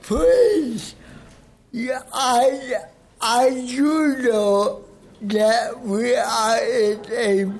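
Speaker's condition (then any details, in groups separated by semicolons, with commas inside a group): Cerebral palsy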